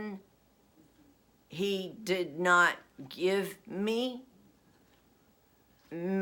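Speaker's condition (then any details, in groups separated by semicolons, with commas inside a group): Essential tremor; voice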